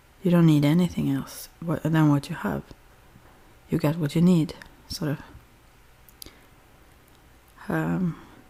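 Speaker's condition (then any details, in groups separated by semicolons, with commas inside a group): No condition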